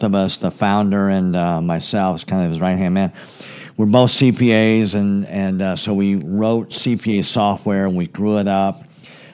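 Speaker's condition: Cleft palate; congenital, very severe

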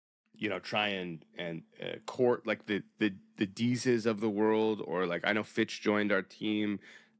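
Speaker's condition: No condition

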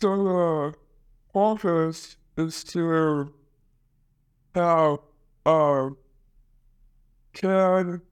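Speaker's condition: Down syndrome; congenital, two holes in heart, open heart surgery under 5 months, four major ear surgeries, small ear canals; way of speaking noticed by listeners, shapes their perceptions

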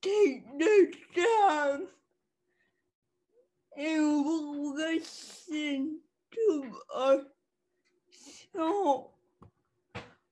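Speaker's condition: Cerebral palsy; cerebral palsy since childhood

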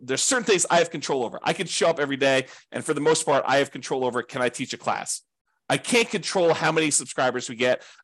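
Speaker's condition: No condition

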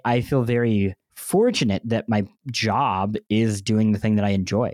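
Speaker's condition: Cleft lip and palate; bandaged

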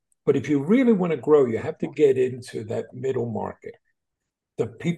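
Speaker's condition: No condition

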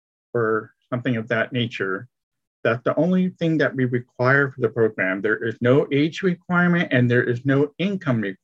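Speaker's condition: Severe hearing loss; congenital severe hearing loss, unable to speak first few years of life, extensive speech therapy

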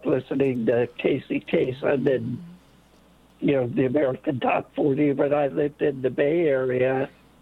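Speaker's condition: Late-onset Pompe disease; onset age 5-6

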